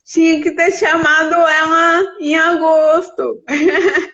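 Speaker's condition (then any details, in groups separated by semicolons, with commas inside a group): Cerebral palsy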